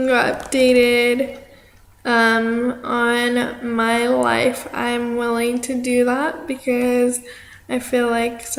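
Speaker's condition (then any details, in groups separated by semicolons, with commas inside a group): Cerebral palsy; affects arm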